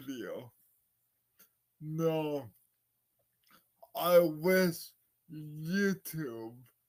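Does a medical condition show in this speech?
Yes: cerebral palsy.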